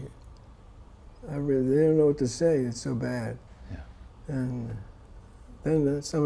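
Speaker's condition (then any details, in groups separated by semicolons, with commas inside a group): Parkinson's disease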